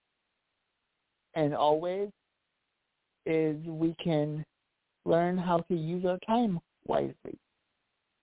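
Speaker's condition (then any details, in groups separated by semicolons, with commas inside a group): Cerebral palsy; walked with walker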